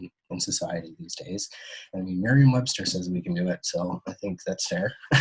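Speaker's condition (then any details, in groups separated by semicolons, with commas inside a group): No condition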